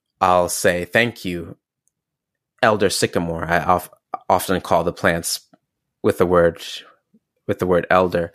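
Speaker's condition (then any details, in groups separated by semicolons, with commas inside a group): Stuttering; hereditary stutter inherited from mother, since childhood, long felt trapped and despairing about speech; stutters on own name, e.g. when giving name at restaurants or coffee shops; repeated sounds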